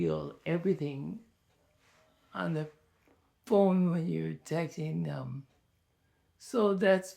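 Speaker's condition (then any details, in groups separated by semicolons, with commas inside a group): ALS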